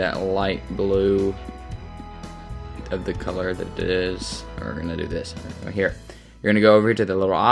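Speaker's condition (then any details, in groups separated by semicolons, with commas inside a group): No condition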